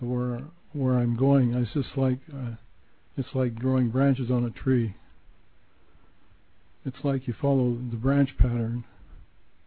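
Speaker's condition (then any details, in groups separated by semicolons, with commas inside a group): Parkinson's; low dose Mirapex, yoga, Bowen therapy, John Coleman's alternative approach, limited food intake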